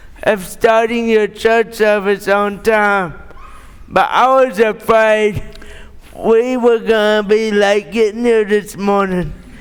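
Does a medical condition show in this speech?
Yes: cerebral palsy; born premature.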